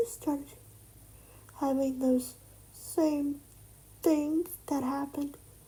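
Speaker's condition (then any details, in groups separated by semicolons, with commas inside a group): Cerebral palsy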